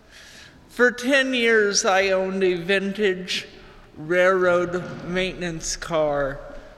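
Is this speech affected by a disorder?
Yes: cerebral palsy; tight fingers.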